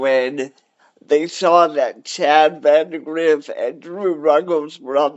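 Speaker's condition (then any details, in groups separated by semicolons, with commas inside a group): Cerebral palsy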